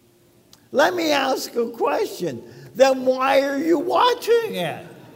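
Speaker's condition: ALS; talks funny, speech sounds abnormal

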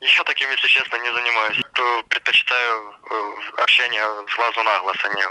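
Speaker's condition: No condition

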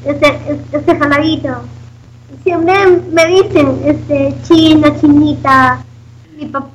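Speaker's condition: Down syndrome; recites own poems

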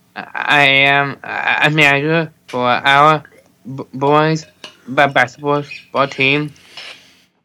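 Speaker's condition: Down syndrome

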